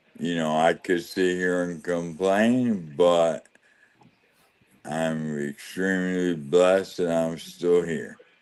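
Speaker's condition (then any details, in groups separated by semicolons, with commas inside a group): ALS; right side and left hand weakness, cane, leg brace; losing speech and swallowing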